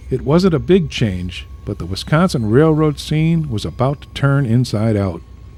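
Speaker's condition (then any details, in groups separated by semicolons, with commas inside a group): No condition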